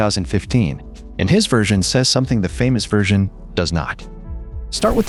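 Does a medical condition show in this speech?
No.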